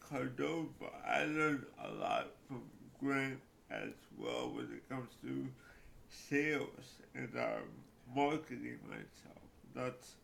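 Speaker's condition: Cerebral palsy; cerebral palsy since childhood

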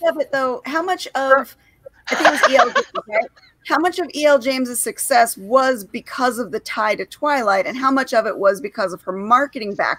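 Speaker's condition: No condition

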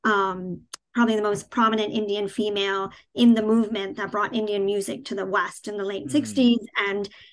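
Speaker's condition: Cleft palate, cleft palate without cleft lip

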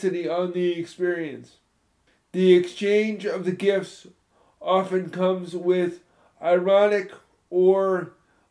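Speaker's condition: Spastic cerebral palsy, moderate

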